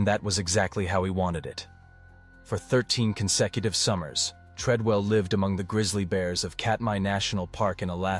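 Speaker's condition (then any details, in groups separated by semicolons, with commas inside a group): No condition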